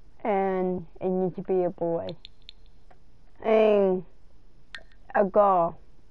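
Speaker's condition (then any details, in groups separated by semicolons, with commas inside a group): Cerebral palsy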